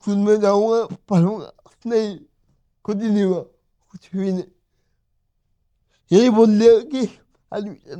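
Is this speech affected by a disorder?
Yes: cerebral palsy.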